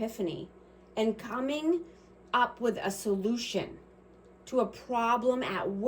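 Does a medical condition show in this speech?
No.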